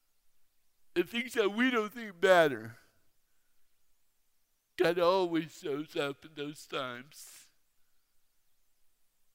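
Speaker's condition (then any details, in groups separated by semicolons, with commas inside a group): Torsional dystonia; out of wheelchair after swimming and water therapy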